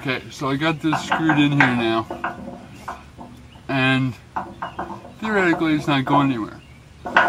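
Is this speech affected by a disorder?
Yes: cerebral palsy; affects gait and walking.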